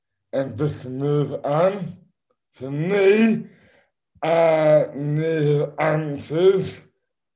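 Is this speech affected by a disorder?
Yes: dystonia; speech affected, slurred speech as first symptom, hands later involuntarily affected.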